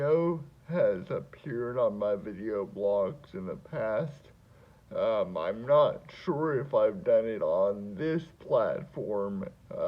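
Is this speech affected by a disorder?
Yes: cerebral palsy; speaks slower at times.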